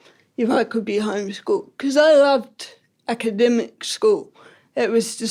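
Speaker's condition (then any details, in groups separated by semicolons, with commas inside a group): Ataxic cerebral palsy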